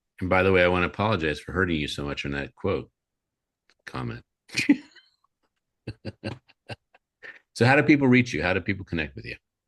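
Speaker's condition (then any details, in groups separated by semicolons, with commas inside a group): No condition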